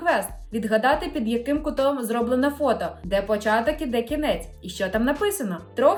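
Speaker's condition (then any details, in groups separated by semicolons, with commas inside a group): No condition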